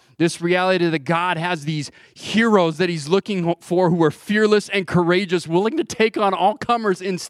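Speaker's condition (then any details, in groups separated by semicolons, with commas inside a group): No condition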